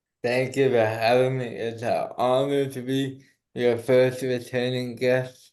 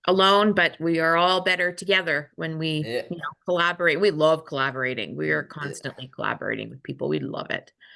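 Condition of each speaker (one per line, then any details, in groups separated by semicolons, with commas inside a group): Cerebral palsy; diagnosed at about two months
No condition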